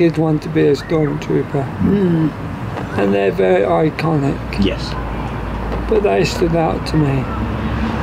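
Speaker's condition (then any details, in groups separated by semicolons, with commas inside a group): Motor neurone disease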